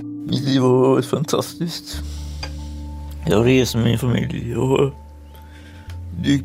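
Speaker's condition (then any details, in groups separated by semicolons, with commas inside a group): Atypical Parkinson's; very rare form, began with finger tremor, sudden freezing of hand movement, stiffness, sometimes cannot rise from bed; suddenly slurs mid-conversation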